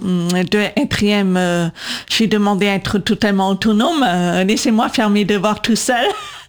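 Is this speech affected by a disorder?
Yes: profound congenital deafness, congenital, due to cytomegalovirus (CMV); diagnosed 18 months, severe then profound at 8, cochlear implants left 8.5, second 20-22; bilateral, age 37, two cochlear implants with external processors and antennas, magnets above ears; 20 years speech therapy for speaking and voice control, LPC cued speech, AI struggles to understand.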